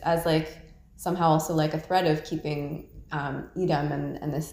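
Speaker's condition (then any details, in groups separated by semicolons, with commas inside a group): No condition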